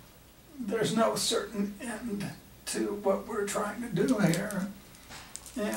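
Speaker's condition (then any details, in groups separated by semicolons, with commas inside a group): Multiple sclerosis; first mesenchymal stem cell infusion, clinical trial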